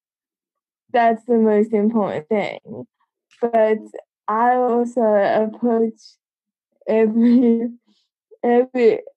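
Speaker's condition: Cerebral palsy; congenital, from birth, age 25

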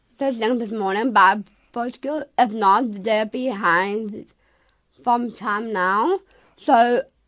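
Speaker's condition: Down syndrome; age 20

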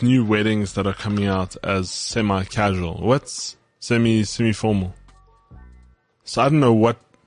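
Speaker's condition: No condition

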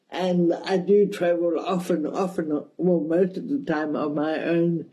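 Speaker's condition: Cerebral palsy, mild; speech mildly affected

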